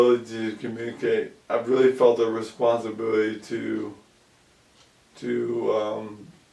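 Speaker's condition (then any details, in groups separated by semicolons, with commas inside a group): ALS; about 2 years since onset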